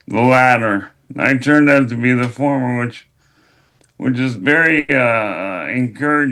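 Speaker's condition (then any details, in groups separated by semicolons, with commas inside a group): ALS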